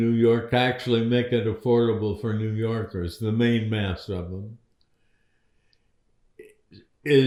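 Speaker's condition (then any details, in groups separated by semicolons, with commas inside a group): Parkinson's disease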